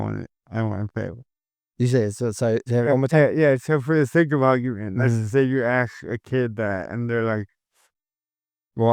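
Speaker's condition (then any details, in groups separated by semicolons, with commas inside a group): Cerebral palsy; caused by stroke at birth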